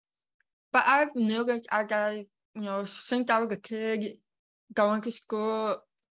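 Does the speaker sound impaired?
Yes: born deaf; congenital deafness.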